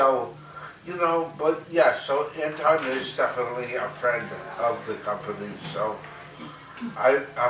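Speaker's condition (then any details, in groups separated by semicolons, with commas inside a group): Cerebral palsy; very mild form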